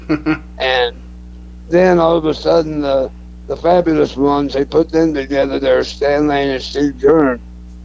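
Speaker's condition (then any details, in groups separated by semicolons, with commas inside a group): Throat cancer; cancer survivor, alive and well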